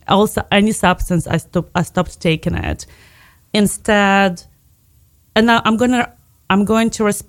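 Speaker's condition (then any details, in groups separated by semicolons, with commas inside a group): No condition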